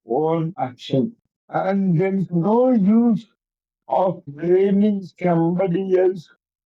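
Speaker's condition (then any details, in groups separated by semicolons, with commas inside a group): Cerebral palsy; affects coordination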